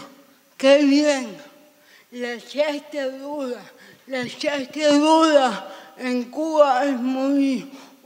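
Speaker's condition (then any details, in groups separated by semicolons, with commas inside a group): Severe cerebral palsy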